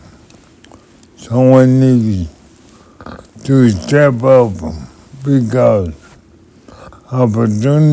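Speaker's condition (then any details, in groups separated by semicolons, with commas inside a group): Multiple sclerosis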